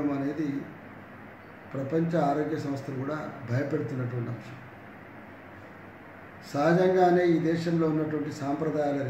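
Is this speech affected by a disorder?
No.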